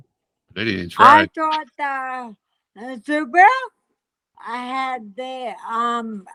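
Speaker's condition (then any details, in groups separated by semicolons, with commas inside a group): Multiple system atrophy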